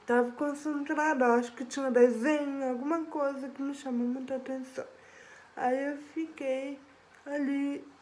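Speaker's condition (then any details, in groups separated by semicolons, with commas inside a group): Cerebral palsy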